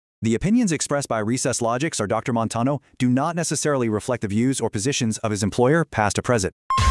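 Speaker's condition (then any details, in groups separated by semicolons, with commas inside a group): No condition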